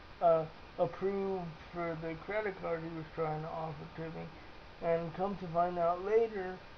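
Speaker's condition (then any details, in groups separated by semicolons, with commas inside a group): Cerebral palsy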